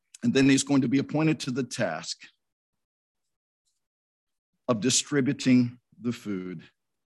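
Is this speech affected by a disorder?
No.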